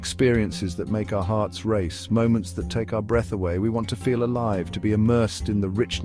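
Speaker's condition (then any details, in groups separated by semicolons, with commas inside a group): No condition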